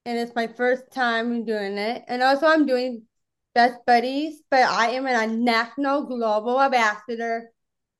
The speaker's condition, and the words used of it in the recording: Down syndrome. Having Down syndrome is may be a little hard to hear, but you know just be in a quiet room